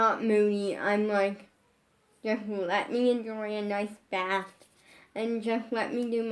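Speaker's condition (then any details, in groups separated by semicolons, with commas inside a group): Brain injury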